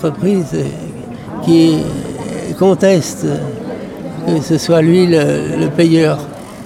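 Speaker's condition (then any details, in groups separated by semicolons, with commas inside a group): Parkinson's disease; no teeth left due to bone weakening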